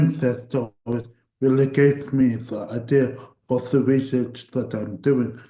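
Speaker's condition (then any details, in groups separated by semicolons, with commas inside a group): Cerebral palsy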